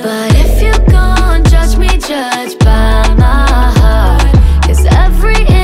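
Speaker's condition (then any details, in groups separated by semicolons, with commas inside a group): No condition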